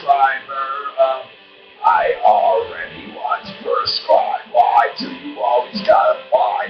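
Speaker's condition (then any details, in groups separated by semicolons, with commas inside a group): Brain injury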